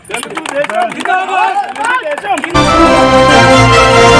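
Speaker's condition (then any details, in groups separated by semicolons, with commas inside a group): No condition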